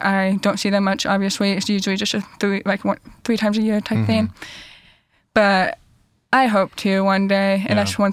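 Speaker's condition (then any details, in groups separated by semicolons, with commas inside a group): Deafness; cochlear implants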